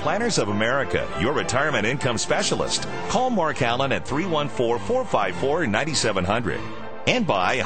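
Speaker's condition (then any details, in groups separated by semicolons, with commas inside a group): No condition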